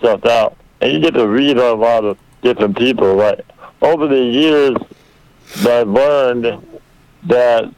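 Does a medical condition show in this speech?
Yes: muscular dystrophy; rare form, about 500 people affected, present from birth, not expected to live past age one; age 30.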